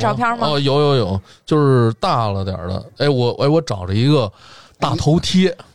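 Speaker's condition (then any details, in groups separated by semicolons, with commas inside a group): No condition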